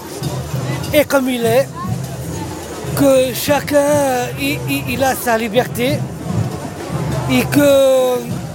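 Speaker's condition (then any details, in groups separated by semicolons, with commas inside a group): Down syndrome; trisomy 21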